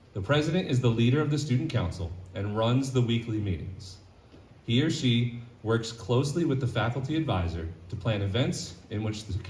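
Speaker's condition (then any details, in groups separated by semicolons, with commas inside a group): No condition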